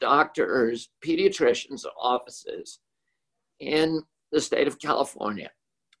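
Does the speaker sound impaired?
Yes: spasmodic dysphonia; not due to flu.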